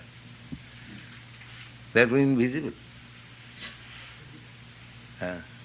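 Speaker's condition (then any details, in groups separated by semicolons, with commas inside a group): No condition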